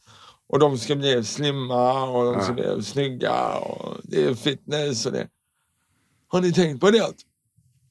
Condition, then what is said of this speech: Cerebral palsy. Så du låter inte riktigt som alla